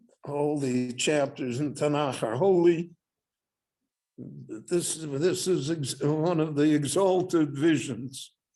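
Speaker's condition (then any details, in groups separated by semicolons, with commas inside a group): No condition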